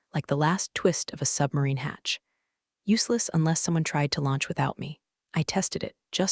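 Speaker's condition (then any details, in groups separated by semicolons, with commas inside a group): No condition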